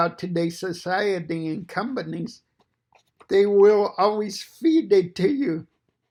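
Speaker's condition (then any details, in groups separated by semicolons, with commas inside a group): Cerebral palsy; fine motor impairment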